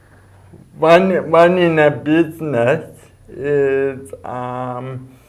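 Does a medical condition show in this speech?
Yes: cerebral palsy; speech impediment, noticeable voice.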